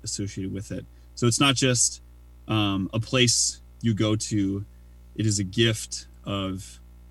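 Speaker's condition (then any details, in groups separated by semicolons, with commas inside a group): No condition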